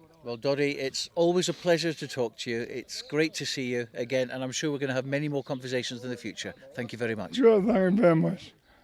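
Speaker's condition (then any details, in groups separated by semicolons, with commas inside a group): No condition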